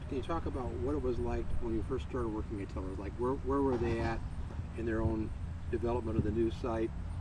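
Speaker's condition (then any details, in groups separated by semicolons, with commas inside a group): No condition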